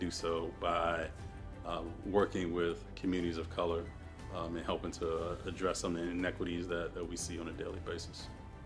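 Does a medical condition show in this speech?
No.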